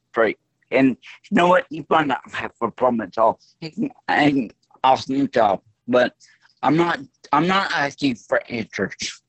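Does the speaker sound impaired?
Yes: stroke; voice affected.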